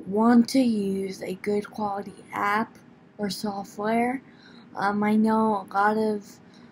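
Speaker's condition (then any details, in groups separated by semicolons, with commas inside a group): Cerebral palsy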